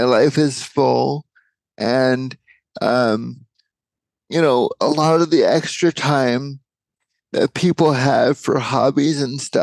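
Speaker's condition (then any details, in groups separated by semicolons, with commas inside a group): Cerebral palsy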